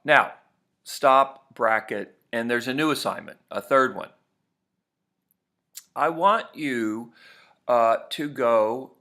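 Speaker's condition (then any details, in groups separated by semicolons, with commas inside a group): No condition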